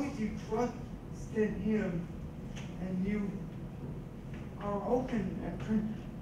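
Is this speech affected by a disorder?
Yes: cerebral palsy; scoliosis, spinal rebuild surgery.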